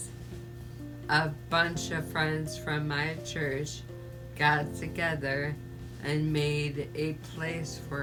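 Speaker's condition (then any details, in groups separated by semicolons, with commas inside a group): ALS; ALS, G-tube for feeding and medications; bed-bound quadriplegic, breathing equipment, wheelchair, daily cough exercises; slightly altered from tongue difficulty, harder swallowing, no sound when breathless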